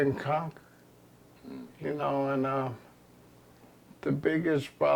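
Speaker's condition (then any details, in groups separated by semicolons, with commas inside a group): ALS; progressive terminal illness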